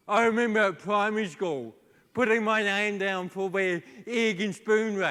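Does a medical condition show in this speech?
Yes: cerebral palsy; limbs a little shaky.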